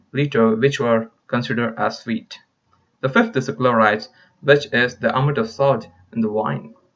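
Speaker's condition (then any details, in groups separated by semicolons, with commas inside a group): No condition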